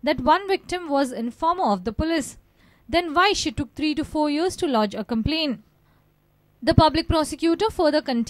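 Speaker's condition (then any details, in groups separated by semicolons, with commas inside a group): No condition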